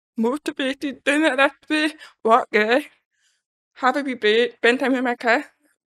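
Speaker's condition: Deafness; congenital deafness, born deaf

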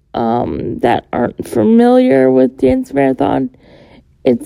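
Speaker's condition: Cerebral palsy; born 29 weeks premature

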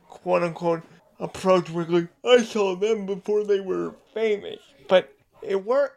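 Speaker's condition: Cerebral palsy; cerebral palsy diagnosed at age 2

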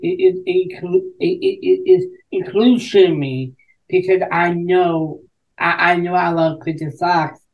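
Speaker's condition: Down syndrome; trisomy 21, intestinal bypass surgery day three, two heart holes, congestive heart failure, open heart surgery; speaks in interview, some repeated words; could not talk as a child, learned sign language, used assistive voice device

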